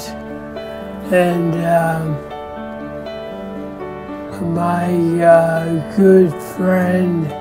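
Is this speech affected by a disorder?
Yes: ALS; speech onset; losing clear speech.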